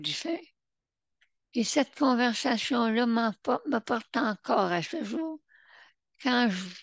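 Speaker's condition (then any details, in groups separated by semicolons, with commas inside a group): Parkinson's disease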